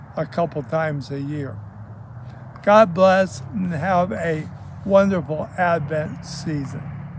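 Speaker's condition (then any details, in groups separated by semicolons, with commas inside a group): ALS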